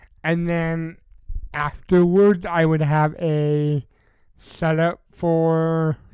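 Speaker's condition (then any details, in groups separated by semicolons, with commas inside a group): Cerebral palsy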